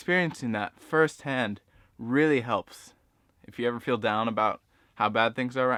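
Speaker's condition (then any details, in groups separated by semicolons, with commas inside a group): No condition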